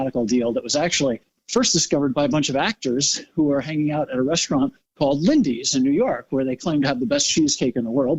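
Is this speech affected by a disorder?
No.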